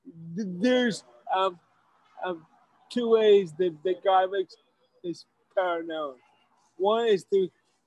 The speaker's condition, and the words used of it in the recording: Stuttering. Back then I stuttered worse than I stutter now, and I stuttered every single word of that talk.